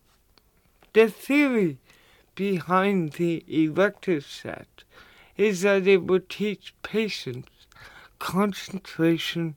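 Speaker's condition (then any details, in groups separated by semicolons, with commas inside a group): Cerebral palsy; limited coordination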